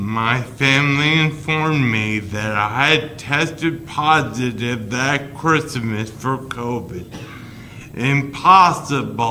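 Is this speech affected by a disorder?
Yes: Guillain-Barré syndrome; formerly unable to speak, on ventilator.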